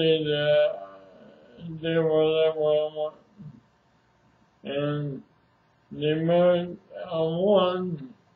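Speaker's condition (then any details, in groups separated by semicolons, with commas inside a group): ALS; speech somewhat hard to understand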